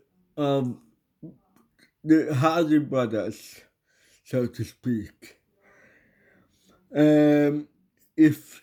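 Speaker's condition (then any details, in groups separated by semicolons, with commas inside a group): Cerebral palsy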